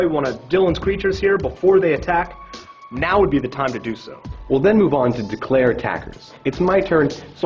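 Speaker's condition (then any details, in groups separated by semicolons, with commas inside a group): No condition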